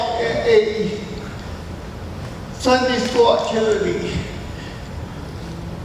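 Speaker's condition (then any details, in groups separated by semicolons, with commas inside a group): Cerebral palsy; from birth, caused by traumatic birth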